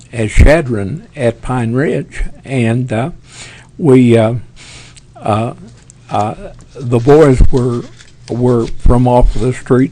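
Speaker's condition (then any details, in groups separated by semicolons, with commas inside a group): Parkinson's; tremors as early symptom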